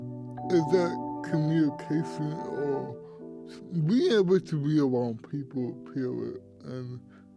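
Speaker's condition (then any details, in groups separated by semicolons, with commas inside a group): Cerebral palsy; congenital, tight muscles, affects walking and hands, past physical therapy for hand use; daily muscle relaxant three times a day; affects speaking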